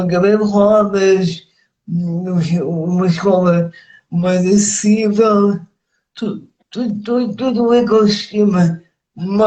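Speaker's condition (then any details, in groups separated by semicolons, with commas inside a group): Cerebral palsy; speech affected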